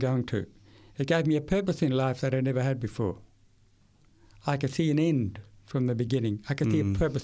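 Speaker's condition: Severe to profound hearing loss, acquired, from meningitis at age 8

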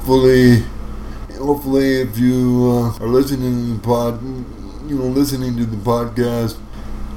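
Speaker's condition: Cerebral palsy; childhood physical therapy at crippled children's school and Grand Forks university

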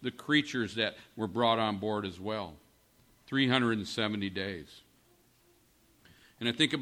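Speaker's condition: No condition

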